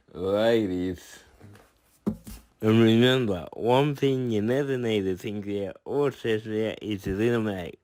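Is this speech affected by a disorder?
Yes: cerebral palsy; from birth, tight muscles.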